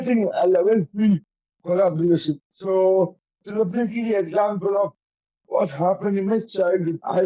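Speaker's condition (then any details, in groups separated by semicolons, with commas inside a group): Cerebral palsy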